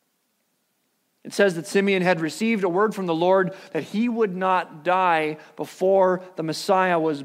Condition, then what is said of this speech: No condition.